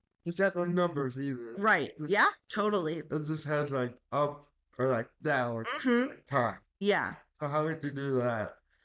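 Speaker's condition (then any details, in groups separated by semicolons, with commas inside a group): Cerebral palsy; caused by stroke at birth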